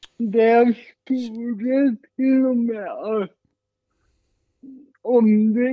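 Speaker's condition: Cerebral palsy, mild

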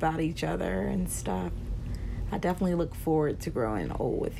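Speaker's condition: No condition

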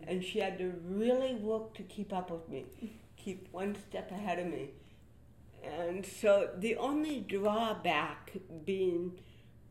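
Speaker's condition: Cerebral palsy; athetoid type, born 3 months premature after mother's fall, diagnosed at 18 months at UCLA; visible involuntary athetoid movement

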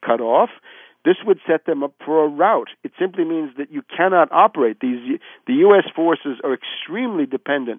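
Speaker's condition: No condition

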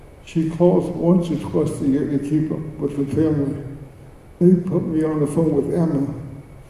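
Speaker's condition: Cerebral palsy; speech

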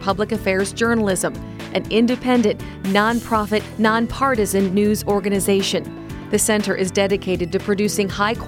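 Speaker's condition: No condition

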